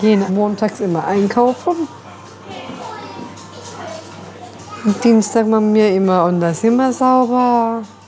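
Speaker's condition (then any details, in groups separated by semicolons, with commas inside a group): Down syndrome; trisomy 21, extra chromosome 21; age 38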